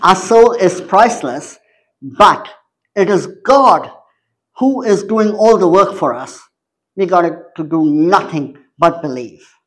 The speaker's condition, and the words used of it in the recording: Cleft palate. I had major speech impediments growing up. I still have them.